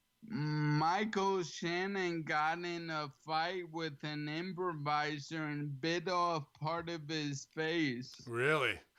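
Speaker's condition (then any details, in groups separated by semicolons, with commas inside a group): ALS; slightly slurred, has to slow down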